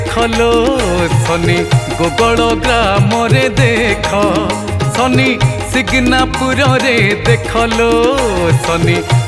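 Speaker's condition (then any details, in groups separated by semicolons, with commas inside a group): No condition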